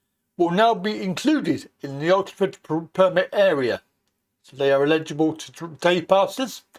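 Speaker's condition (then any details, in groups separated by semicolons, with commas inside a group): Cerebral palsy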